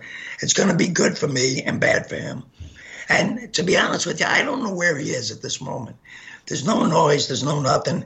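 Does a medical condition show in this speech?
Yes: gunshot injury to voice box; bullet still lodged behind carotid artery, from Oak Creek Sikh temple shooting.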